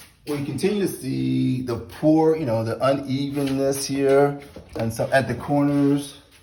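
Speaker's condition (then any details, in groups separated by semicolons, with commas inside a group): No condition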